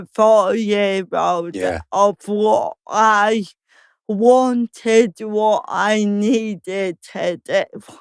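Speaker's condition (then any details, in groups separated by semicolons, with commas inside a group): Cerebral palsy; slow speech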